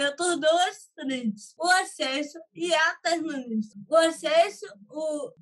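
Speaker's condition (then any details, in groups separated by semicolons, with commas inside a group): Cerebral palsy; from birth, motor sequelae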